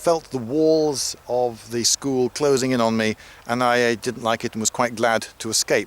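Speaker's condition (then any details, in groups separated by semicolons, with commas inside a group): No condition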